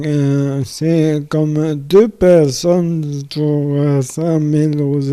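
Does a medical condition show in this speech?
Yes: amyotrophic lateral sclerosis.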